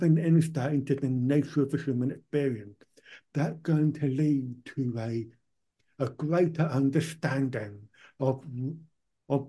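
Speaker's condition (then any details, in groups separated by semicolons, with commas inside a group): Profound deafness; born profoundly deaf, powerful hearing aids early, cochlear implant one ear after ear problem; hearing aids let own speech be heard, speech not too bad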